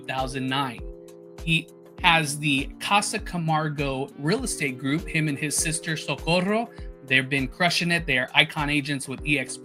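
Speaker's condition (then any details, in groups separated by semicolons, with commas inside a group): No condition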